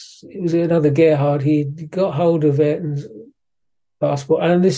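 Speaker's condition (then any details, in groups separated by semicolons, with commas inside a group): Parkinson's disease; diagnosed by neurologist in Malaysia around age 60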